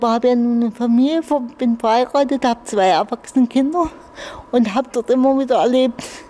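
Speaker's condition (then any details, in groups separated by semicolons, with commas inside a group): Infantile cerebral palsy, spastic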